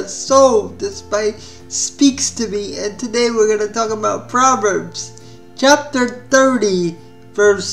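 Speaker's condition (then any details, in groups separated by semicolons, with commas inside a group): Spastic cerebral palsy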